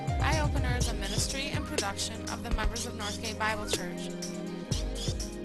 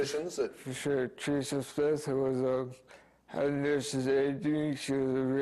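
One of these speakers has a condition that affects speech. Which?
The second: speech impairment after accident; initially no speech or movement, relearned speaking, difficulty persists.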